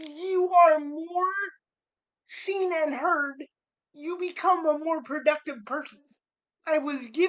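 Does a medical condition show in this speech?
Yes: cerebral palsy; spastic.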